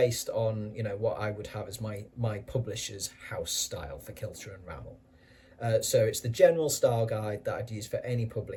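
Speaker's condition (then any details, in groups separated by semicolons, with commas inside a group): No condition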